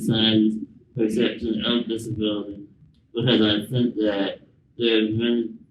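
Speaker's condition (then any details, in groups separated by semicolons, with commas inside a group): Spinal muscular atrophy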